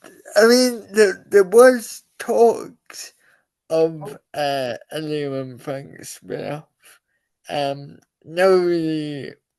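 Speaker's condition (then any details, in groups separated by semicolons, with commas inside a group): Cerebral palsy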